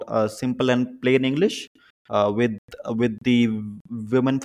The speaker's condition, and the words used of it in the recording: Stuttering. Thinking back to our discussion, not once did he stammer.